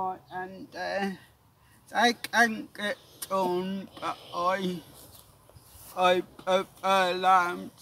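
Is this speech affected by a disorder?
Yes: cerebral palsy.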